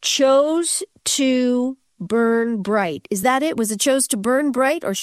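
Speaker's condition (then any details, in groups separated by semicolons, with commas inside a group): No condition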